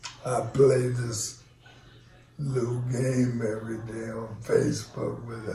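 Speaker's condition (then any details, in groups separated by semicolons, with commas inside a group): ALS; onset left foot drop, then left leg weakness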